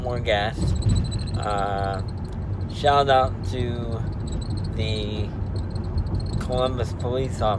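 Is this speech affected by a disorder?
Yes: spastic diplegia cerebral palsy.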